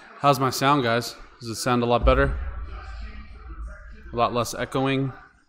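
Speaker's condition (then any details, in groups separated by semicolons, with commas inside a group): No condition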